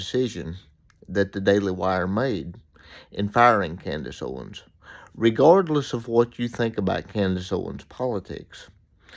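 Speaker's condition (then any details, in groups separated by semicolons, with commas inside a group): Cerebral palsy; reports speaking clearly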